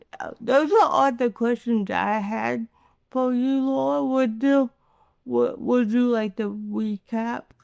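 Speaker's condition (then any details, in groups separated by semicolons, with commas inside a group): Cerebral palsy; with developmental disabilities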